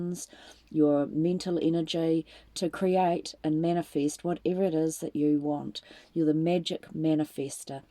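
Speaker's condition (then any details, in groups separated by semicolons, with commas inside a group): No condition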